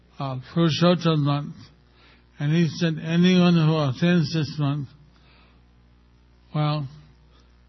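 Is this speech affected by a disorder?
Yes: stroke with facial paralysis; stroke about a year ago, half of face paralyzed, hospitalized at Bhaktivedanta Hospital; about a year since stroke, half of face still paralyzed; speaks very carefully to be understood, listeners need to give attention.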